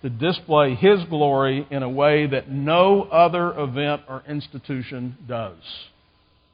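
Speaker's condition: No condition

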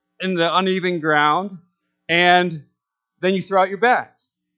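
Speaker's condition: No condition

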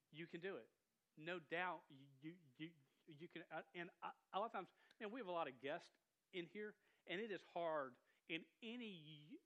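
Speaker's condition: Stuttering; stutter noticed by listeners after speaking in big church, regular youth group unaware of it; repeated words, prolonged sounds

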